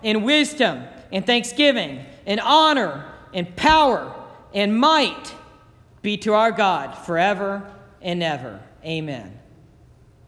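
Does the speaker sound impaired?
No.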